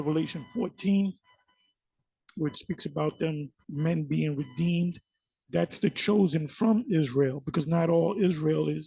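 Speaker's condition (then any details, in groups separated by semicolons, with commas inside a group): No condition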